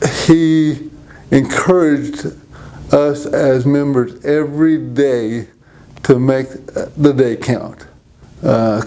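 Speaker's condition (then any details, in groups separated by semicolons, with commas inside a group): Cerebral palsy; present from birth; falls sometimes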